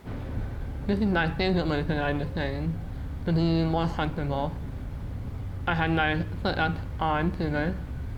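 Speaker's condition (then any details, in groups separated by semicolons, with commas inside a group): Muscular dystrophy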